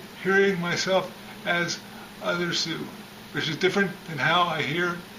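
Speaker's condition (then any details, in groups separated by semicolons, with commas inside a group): Traumatic brain injury; over 10 years since injury, three-week coma, still improving; speech improving, once unintelligible, uses voice recorder for feedback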